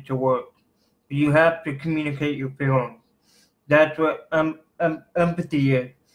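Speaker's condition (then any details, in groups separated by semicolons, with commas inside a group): Cerebral palsy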